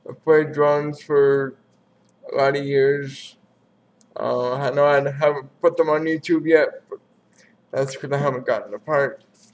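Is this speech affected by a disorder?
Yes: cerebral palsy.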